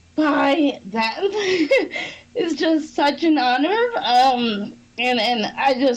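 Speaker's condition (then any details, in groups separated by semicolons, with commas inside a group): Cerebral palsy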